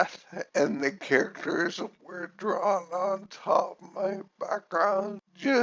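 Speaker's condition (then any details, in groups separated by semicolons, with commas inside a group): Cerebellar ataxia from brain tumour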